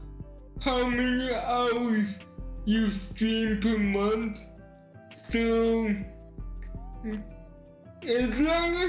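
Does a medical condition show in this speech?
Yes: cerebral palsy.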